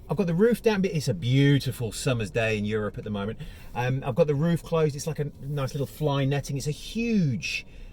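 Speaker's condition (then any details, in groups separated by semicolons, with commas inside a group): No condition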